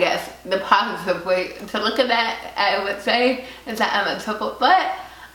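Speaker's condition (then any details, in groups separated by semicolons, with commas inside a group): Cerebral palsy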